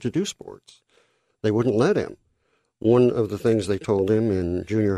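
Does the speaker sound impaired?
Yes: cleft lip and palate; congenital cleft lip and palate, several unpleasant surgeries in childhood.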